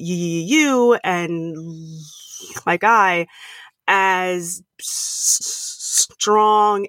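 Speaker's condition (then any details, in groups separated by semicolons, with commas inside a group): Stuttering; lifelong stutter since grade school, past speech therapy, public speaking since 2014 as fear exposure; comfortable speaking publicly while stuttering, still concerned about stuttering on conference calls; trouble saying own name, avoided phone calls and talking, speaks freely while stuttering; repeated sounds, prolonged sounds, blocks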